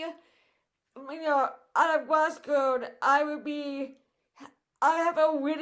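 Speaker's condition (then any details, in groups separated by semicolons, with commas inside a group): Cerebral palsy; voice affected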